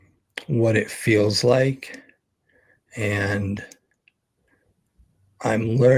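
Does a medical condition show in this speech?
Yes: ALS; expects to lose voice very soon.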